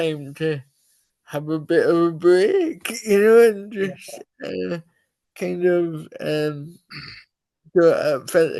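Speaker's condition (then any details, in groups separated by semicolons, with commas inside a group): Cerebral palsy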